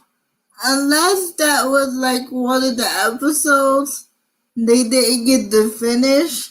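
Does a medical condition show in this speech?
Yes: cerebral palsy.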